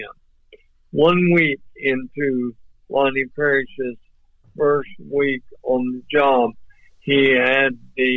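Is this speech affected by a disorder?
Yes: ALS; voice off but clear and understandable.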